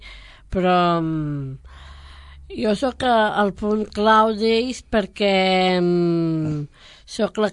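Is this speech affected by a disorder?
Yes: Down syndrome; congenital, three copies of chromosome 21, adult.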